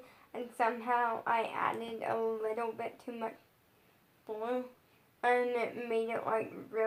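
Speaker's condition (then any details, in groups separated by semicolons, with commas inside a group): Brain injury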